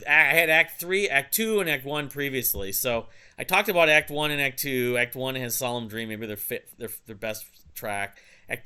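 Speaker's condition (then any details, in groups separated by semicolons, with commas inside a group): No condition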